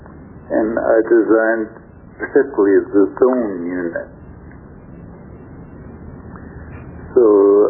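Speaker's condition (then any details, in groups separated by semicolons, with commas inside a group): Stroke affecting throat muscles; left side totally paralyzed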